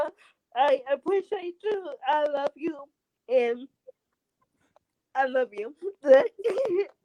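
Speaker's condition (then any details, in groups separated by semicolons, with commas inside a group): Cerebral palsy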